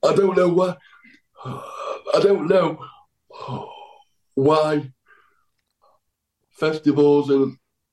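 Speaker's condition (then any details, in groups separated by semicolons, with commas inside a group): Cerebral palsy; cerebral palsy affecting left side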